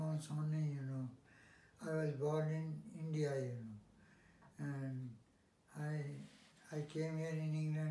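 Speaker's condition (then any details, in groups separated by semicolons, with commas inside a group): Parkinson's; 1 week after high dose thiamine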